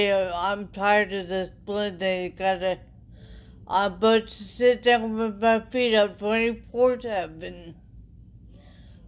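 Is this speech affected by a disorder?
Yes: traumatic brain injury.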